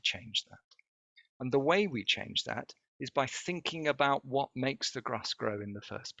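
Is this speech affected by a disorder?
No.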